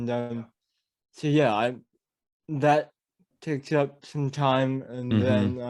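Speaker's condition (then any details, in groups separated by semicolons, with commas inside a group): Cerebral palsy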